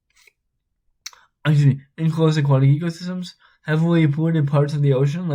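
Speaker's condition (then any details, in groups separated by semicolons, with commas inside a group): Spastic cerebral palsy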